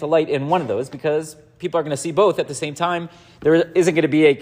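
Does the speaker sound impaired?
No.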